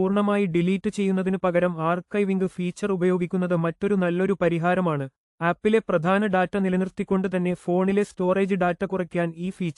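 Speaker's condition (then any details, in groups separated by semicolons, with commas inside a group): No condition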